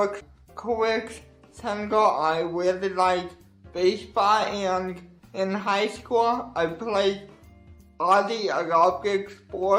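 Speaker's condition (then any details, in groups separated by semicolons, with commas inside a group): Cerebral palsy; wheelchair, assistive technology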